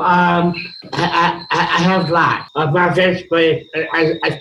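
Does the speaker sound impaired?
Yes: Down syndrome; trisomy 21, triplication of the 21st chromosome, extra chromosome.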